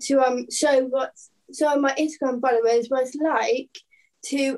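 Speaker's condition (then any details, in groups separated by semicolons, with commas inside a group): Down syndrome; 17 years old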